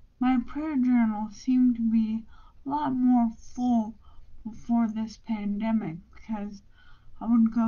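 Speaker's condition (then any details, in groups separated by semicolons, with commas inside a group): Brain injury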